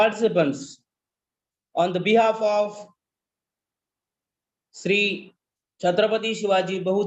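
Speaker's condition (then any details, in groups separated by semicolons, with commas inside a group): No condition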